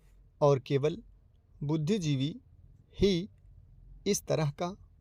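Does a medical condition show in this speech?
No.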